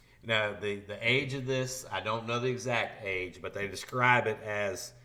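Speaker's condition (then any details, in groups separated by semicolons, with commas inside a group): No condition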